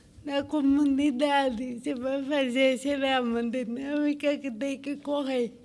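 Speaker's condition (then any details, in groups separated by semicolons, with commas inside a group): Cerebral palsy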